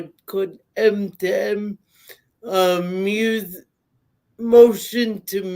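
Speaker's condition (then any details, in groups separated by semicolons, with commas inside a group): Cerebral palsy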